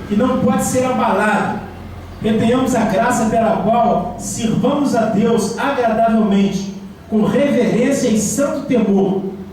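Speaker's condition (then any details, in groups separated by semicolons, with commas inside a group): No condition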